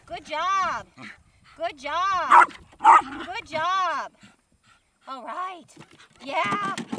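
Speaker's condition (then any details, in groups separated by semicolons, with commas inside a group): No condition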